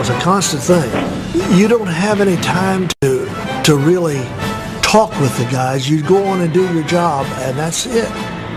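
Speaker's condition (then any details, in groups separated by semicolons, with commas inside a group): No condition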